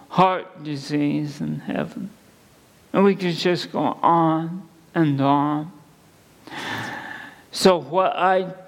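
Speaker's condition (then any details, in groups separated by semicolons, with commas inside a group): ALS; at least a couple of months since diagnosis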